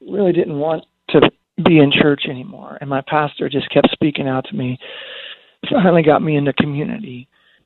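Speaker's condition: Spasmodic dysphonia; mostly stable

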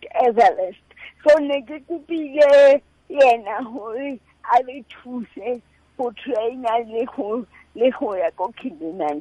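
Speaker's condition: Cerebral palsy; since childhood

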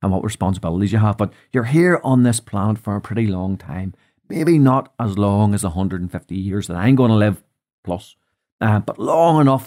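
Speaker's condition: No condition

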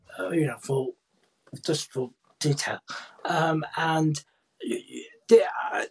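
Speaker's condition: Cerebral palsy, profound hearing loss; boccia class BC5 formerly BC2

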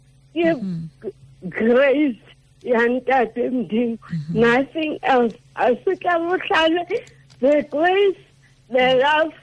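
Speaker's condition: Cerebral palsy; affects speech

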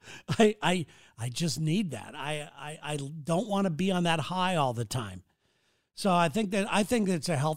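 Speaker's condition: No condition

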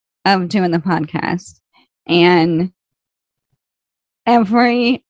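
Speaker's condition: ALS, slow progressing

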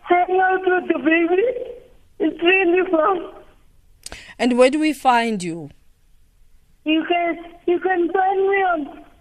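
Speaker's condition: Cerebral palsy; non progressive brain injury or malformation during brain development, wheelchair user, feet somewhat affected; speaking via smartphone held by helper, phone interfering with audio; speech impaired by cerebral palsy, listeners asked for patience and attention

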